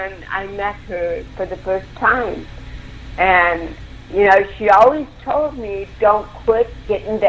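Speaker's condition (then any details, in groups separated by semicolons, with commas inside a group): Cerebral palsy; involuntary movements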